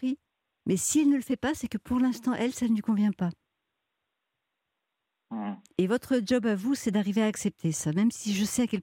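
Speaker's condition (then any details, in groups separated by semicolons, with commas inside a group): No condition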